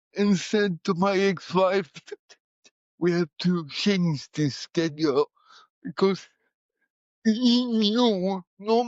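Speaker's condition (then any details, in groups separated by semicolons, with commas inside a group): Cerebral palsy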